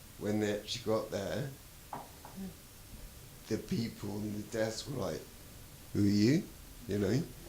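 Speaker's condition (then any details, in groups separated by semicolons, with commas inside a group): Traumatic brain injury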